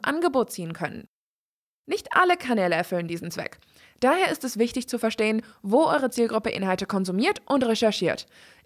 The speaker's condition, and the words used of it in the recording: None; typical speech.